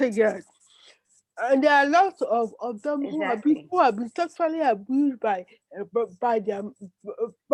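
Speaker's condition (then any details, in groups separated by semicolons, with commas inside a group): Cerebral palsy; brain damage cause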